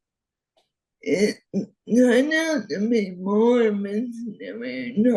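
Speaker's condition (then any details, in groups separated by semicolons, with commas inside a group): Friedreich's ataxia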